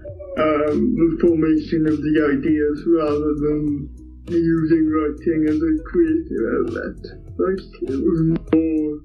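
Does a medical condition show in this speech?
Yes: cerebral palsy; cerebral palsy from brain damage at birth.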